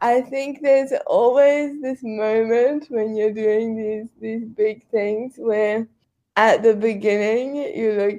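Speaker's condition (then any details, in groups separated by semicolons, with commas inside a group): Cerebral palsy; quadriplegic, wheelchair user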